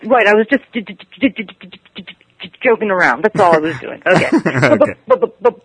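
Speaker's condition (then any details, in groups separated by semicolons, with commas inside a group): Stuttering; stuttering at ages 10 to 15; ongoing stuttering, attends NSA stuttering conferences; stays with stutter rather than changing words, speech tools mentally exhausting, hard to focus on message; repeated sounds, blocks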